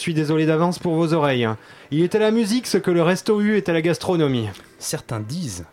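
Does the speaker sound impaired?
No.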